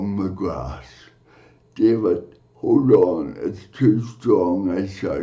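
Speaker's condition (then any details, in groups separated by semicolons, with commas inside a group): Cerebral palsy; from birth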